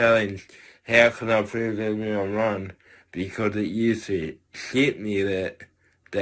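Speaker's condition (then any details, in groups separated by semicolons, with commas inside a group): Cerebral palsy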